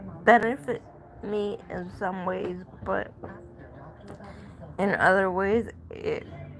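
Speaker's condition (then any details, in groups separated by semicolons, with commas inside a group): Cerebral palsy; sounds out of breath after therapy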